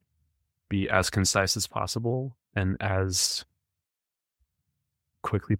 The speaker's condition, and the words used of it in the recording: None; typical speech.